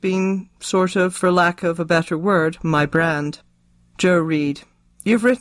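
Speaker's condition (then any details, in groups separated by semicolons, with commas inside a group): No condition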